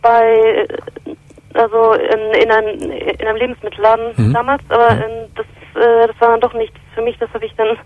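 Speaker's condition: Stuttering; stuttering since starting to speak, primary-school speech therapy, special school, Bonn technique then relapse, stopped; no current therapy, renewed speech therapy suggested; mild stutter, relatively fluent per host, quite nervous on call; repeated words, prolonged sounds

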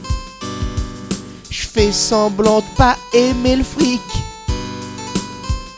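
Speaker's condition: No condition

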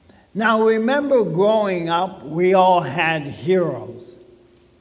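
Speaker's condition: ALS (Lou Gehrig's disease); no cure

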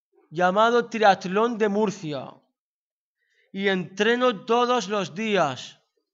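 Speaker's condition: Down syndrome

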